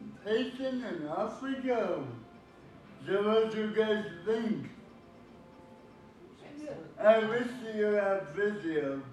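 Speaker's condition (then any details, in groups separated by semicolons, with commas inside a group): Cerebral palsy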